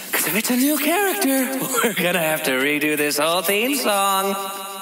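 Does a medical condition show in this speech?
No.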